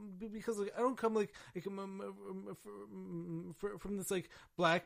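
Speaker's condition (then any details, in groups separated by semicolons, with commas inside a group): Stammering and stuttering; acquired, neurological damage from severe pneumonia, 21 antibiotics, steroids, intubation, ventilator, induced coma, stutter began later; minimal editing leaves speech issues on display; repeated sounds, blocks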